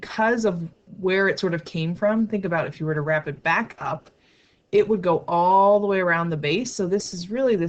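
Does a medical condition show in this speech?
No.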